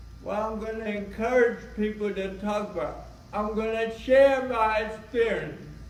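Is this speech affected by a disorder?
Yes: cerebral palsy.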